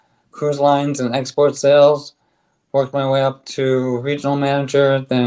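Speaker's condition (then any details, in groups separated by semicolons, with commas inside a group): ALS; on drug, stronger bite, speaks better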